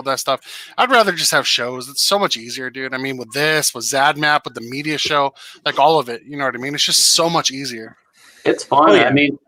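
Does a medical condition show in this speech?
No.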